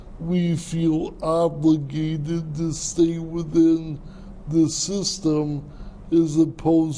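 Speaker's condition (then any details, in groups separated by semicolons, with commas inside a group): Cerebral palsy; speech impairment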